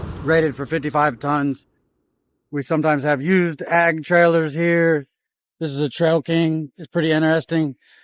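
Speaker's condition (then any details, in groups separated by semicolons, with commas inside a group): No condition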